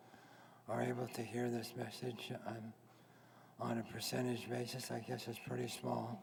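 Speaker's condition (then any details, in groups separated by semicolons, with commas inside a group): Head and neck cancer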